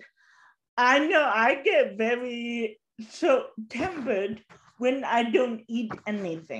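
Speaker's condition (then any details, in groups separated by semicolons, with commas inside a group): Cerebral palsy; since birth, walks with walker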